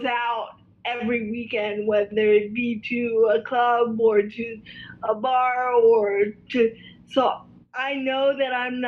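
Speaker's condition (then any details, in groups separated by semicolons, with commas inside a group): Cerebral palsy, spastic quadriplegia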